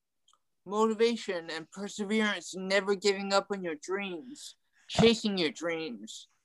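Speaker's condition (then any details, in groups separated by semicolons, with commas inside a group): Ataxic cerebral palsy; mild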